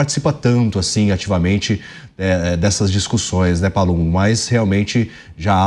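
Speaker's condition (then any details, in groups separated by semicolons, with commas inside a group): No condition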